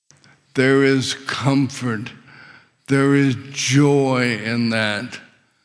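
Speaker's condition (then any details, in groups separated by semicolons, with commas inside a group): ALS; struggles with swallowing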